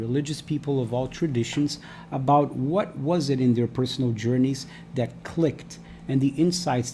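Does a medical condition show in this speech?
No.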